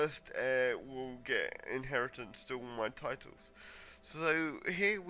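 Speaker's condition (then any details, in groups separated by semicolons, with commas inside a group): Cerebral palsy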